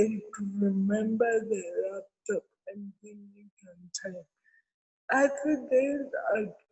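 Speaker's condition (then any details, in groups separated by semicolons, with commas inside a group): Cerebral palsy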